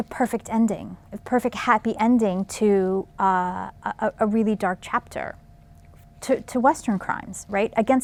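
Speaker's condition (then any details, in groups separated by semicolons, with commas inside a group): No condition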